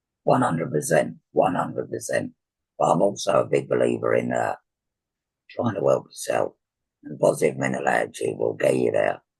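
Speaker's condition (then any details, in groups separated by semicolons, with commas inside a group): Laryngectomy for laryngeal cancer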